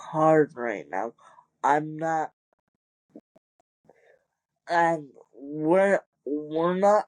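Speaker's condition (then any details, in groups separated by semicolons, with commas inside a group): Cerebral palsy; wheelchair user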